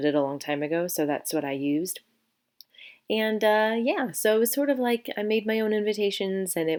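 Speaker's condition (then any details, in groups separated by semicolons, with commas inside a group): No condition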